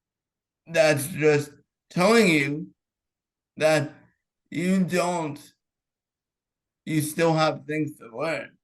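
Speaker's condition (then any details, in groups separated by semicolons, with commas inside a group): Cerebral palsy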